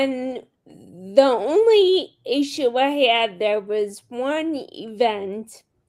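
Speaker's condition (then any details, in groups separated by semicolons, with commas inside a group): Friedreich's ataxia; handwriting and speech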